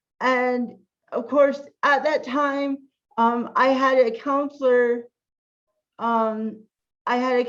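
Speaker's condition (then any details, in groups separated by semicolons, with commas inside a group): Cerebral palsy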